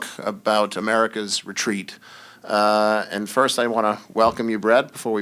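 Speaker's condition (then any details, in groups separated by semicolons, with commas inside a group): No condition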